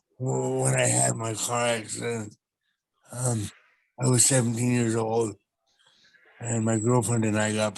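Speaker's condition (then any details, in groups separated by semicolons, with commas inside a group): Traumatic brain injury; car crash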